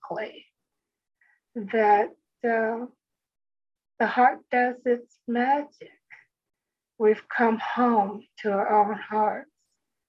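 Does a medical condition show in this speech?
Yes: speech impediment; about 2 years since stroke.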